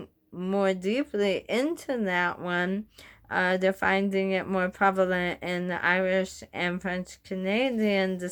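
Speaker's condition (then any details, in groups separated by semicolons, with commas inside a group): Bulbar onset ALS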